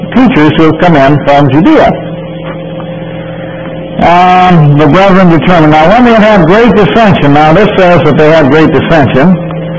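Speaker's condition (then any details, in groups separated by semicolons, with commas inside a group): No condition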